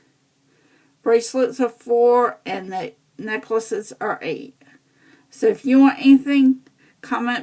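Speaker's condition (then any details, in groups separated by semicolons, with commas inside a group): Cerebral palsy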